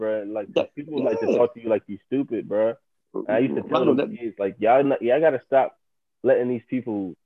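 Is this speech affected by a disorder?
No.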